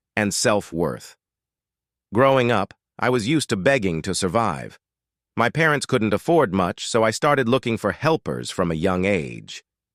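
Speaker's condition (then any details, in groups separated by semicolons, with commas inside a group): No condition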